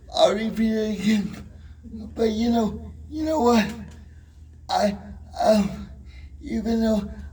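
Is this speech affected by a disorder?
Yes: cerebral palsy, spastic, mild.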